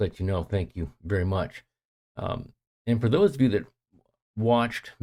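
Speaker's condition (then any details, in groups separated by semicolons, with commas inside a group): No condition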